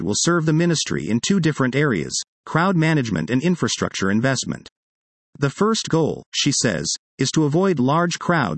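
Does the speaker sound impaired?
No.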